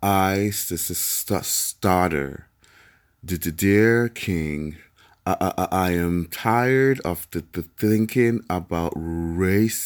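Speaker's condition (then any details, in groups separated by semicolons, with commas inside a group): Stuttering; stuttering since childhood, onset in Jamaican countryside; stuttered joke once misheard by listener as something ugly; repeated sounds, repeated words, prolonged sounds, blocks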